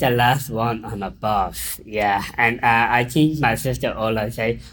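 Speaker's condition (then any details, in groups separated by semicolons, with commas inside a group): Down syndrome; intellectual disability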